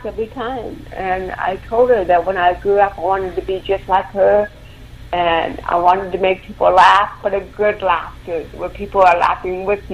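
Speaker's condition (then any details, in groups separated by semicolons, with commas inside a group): Cerebral palsy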